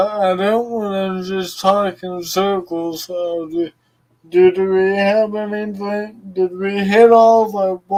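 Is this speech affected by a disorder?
Yes: cerebral palsy.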